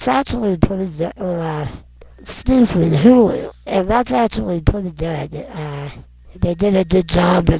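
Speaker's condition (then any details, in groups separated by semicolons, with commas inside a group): Non-progressive muscular dystrophy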